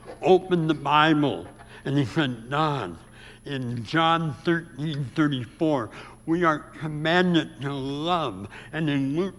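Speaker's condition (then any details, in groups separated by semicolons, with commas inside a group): Severe speech impediment; about age 84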